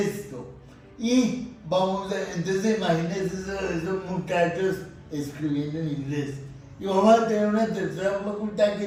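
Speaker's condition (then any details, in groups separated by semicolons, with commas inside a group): Cerebral palsy; speech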